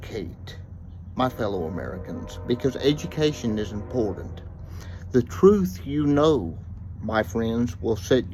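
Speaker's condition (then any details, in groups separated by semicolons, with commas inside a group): Cerebral palsy; uses wheelchair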